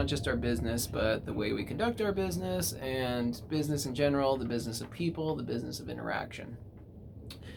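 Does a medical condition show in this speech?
No.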